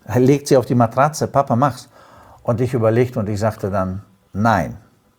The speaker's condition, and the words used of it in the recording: None; typical speech.